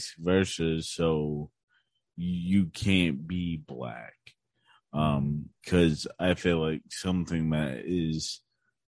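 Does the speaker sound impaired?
Yes: cerebral palsy; cognition unaffected.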